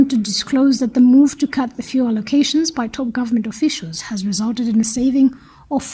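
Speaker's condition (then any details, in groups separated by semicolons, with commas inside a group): No condition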